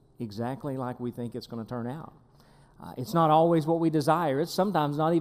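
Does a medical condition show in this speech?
No.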